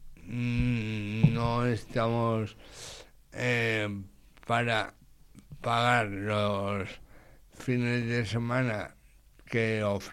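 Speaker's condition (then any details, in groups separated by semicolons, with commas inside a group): Condition akin to cerebral palsy, acquired after age three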